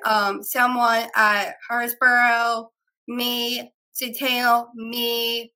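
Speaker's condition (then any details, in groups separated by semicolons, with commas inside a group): Down syndrome; three copies of 21st chromosome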